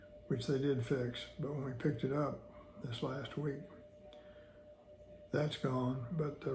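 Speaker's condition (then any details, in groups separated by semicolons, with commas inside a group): Parkinson's disease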